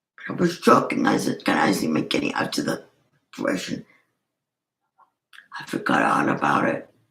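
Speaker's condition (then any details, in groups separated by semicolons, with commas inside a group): Cerebral palsy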